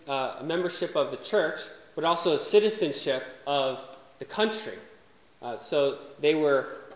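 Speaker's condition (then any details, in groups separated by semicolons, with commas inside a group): No condition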